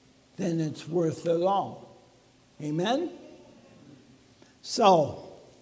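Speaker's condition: ALS; brace on foot

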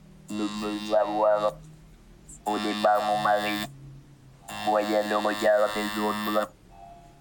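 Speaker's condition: Total pharyngolaryngectomy; no natural voice

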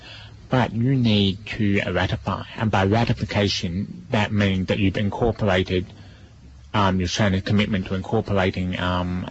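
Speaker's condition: Deafness; cannot hear music

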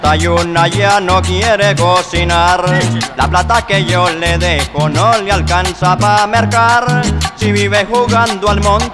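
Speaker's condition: No condition

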